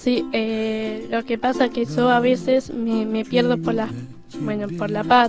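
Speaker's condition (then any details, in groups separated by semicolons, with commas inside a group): Down syndrome; congenital, since birth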